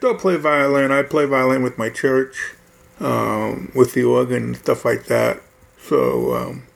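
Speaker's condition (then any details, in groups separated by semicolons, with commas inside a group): Hearing loss; hears much more speech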